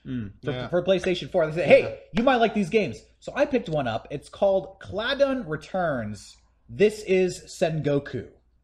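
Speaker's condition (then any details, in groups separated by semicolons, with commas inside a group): No condition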